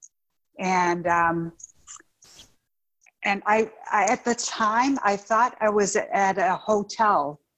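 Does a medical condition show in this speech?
Yes: aphasia and apraxia; AVM-induced stroke, coma, speech labored after waking, still improving now; ongoing recovery, attends aphasia group at Spaulding rehab, meditation to facilitate speech; sounds a little different, mouth cannot form words, word retrieval and pronunciation difficulty, thinking intact.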